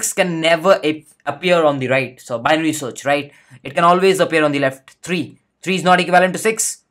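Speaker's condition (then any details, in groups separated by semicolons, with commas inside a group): No condition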